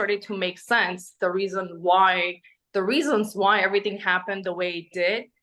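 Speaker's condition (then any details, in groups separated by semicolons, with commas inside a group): No condition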